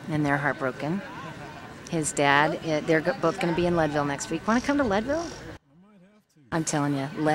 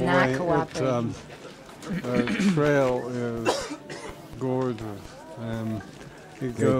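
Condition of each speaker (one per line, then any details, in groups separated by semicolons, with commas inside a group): No condition
ALS; onset in biceps, now affecting quads; progressing, about three years since onset, twitching, no feeding tube; losing voice, mostly muscular, little respiratory involvement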